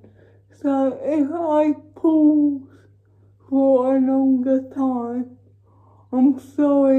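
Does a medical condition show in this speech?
Yes: cerebral palsy; uses feeding aid.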